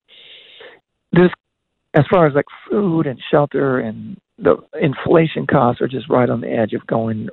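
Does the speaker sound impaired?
Yes: voice disorder; progressive voice disorder.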